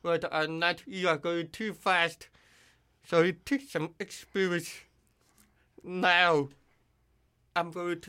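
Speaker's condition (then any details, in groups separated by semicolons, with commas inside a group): Deafness; voice distorted when screaming at full volume, needs others' feedback on loudness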